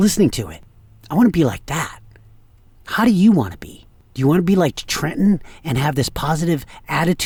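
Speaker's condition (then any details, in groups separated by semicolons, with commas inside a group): No condition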